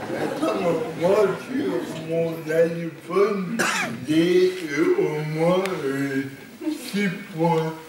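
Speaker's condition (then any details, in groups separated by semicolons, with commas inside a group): Cerebral palsy; lifelong, non-progressive; stable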